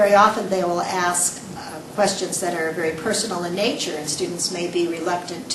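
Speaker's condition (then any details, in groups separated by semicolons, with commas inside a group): No condition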